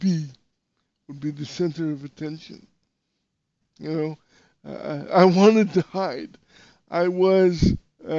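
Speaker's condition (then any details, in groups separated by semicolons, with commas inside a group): Cerebral palsy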